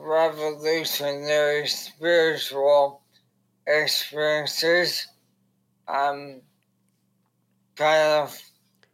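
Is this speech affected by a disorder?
Yes: ALS; diagnosed at 30, given 2-5 years, stem cell therapy in Korea, arms do not work, not locked in; about two years since diagnosis, dependent on wife, bite-click mouse, foot-pedal right click, on-screen keyboard.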